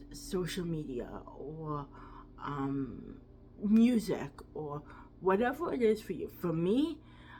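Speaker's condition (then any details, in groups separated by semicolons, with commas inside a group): Cerebral palsy, quadriplegic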